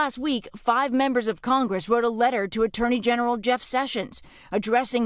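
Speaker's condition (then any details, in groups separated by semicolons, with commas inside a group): No condition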